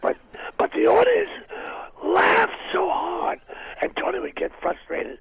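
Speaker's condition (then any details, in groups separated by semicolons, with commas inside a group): Throat cancer, vocal cord removed, partial laryngectomy, right vocal cord removed; years after laryngeal surgery, talking does not hurt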